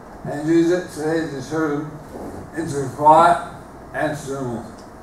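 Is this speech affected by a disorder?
Yes: motor neuron disease, bulbar onset; onset in the mouth; slurred words first symptom, speech audibly affected.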